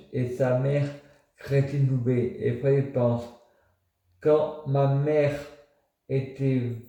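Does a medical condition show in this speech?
Yes: multiple sclerosis.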